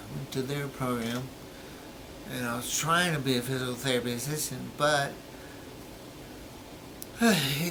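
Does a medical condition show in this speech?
Yes: brain injury; memory greatly affected.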